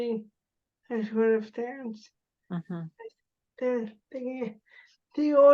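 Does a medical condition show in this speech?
Yes: cerebral palsy; spasticity.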